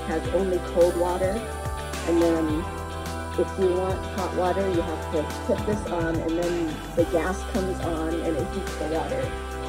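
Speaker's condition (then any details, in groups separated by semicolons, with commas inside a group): No condition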